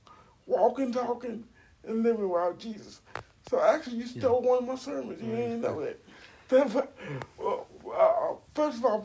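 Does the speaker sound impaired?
Yes: cerebral palsy; uses wheelchair, age 42.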